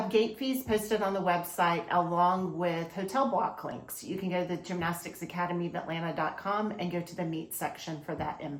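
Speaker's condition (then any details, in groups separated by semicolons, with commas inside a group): No condition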